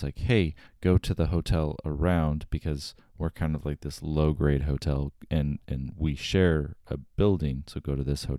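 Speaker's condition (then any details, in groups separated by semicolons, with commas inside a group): No condition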